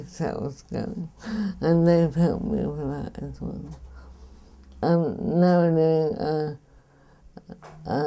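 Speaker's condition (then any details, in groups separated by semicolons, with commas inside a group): Primary lateral sclerosis; rare MND form, upper motor neurons only, slow progressing; onset over 20 years ago, gradually more disabled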